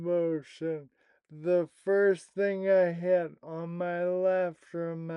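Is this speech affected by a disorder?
Yes: primary lateral sclerosis.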